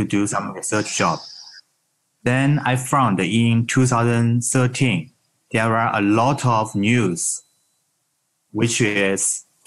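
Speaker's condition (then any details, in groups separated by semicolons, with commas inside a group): No condition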